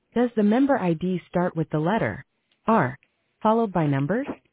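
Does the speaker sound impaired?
No.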